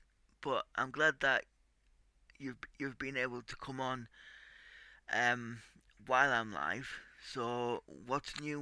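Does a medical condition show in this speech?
Yes: cerebral palsy; tight muscles.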